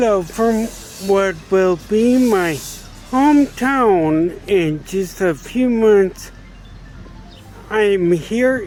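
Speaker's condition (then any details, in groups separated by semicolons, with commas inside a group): Traumatic brain injury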